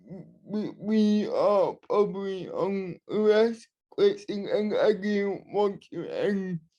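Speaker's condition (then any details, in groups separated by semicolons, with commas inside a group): Cerebral palsy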